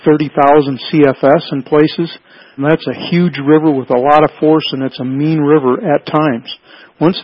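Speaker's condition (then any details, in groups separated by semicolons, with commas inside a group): No condition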